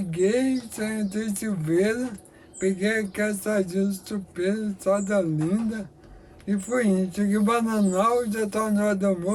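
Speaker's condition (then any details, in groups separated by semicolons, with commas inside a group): Amyotrophic lateral sclerosis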